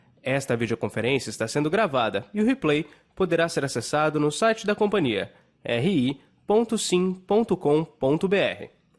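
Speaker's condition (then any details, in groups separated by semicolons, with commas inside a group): No condition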